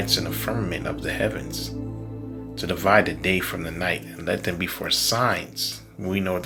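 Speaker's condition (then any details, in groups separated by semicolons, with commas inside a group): No condition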